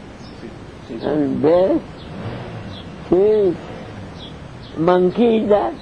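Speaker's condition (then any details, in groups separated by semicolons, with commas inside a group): Deafness; cannot hear audience questions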